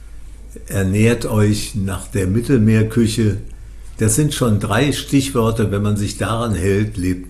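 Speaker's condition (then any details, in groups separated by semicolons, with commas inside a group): Parkinson's disease; diagnosed by a psychiatrist, treated by professor Jens Volkmann in Würzburg, on medication; physically active, symptoms barely noticeable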